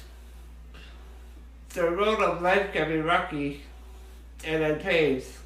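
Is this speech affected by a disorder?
Yes: muscular dystrophy; diagnosed around age 6 or 7.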